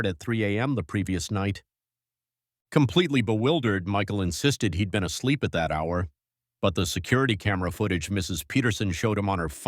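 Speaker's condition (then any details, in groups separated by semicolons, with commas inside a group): No condition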